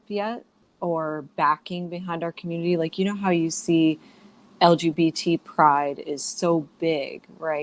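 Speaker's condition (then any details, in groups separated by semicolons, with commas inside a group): No condition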